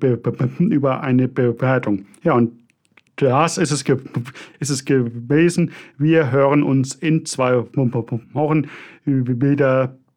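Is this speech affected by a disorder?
Yes: stuttering; developmental, logopedic speech therapy, constant since second grade; here repeated sounds, prolonged sounds.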